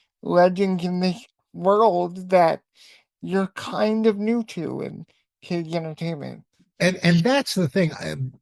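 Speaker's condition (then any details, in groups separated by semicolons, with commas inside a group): Cerebral palsy; born three months premature, from birth, non-progressive; voice sometimes sounds childlike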